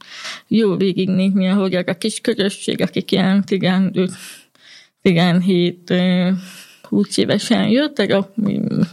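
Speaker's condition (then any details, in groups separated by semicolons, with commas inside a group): Hearing impairment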